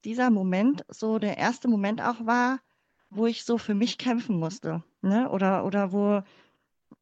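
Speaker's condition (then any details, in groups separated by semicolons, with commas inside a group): Cleft palate; congenital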